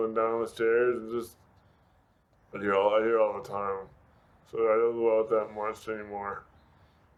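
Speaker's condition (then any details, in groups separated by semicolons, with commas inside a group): Severe brain injury; speech affected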